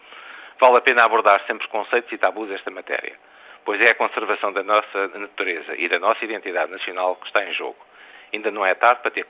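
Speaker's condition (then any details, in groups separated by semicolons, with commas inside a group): No condition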